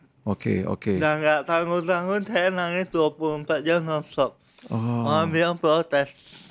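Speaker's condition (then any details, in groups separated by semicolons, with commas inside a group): Cerebral palsy; from birth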